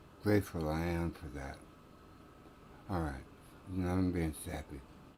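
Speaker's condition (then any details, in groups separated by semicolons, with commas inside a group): Tongue cancer; radiation-treated tongue cancer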